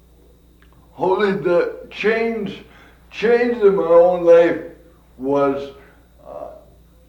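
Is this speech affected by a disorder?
Yes: cerebral palsy; from birth.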